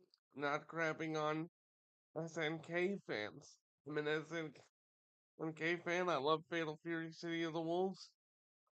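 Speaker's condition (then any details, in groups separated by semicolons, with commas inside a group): Cerebral palsy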